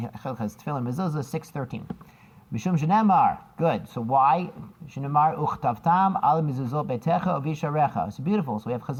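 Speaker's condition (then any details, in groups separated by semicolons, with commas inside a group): No condition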